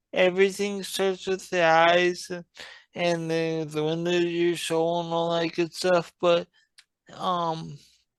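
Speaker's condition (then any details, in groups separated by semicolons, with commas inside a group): Traumatic brain injury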